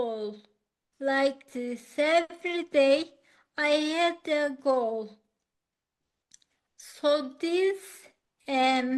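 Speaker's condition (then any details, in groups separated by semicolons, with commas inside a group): Acquired ataxia; lost speech at onset, speech therapy, still slow but understandable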